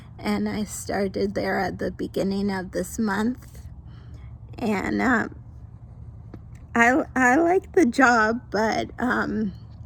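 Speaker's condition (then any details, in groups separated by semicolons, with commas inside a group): Mild cerebral palsy; mild form from birth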